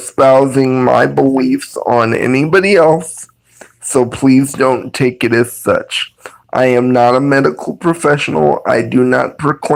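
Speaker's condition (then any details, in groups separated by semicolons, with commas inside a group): Cerebral palsy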